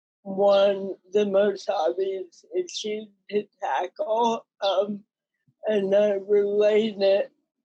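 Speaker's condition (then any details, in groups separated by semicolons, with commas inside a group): Cerebral palsy; mild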